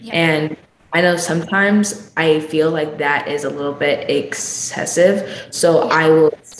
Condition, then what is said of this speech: Stuttering. Because I know for me, I feel pretty confident in my speech abilities, even though I do stutter.